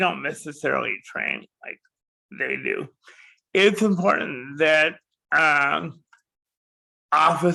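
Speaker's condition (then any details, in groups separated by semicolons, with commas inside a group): Cerebral palsy; strong startle, limited ability to freeze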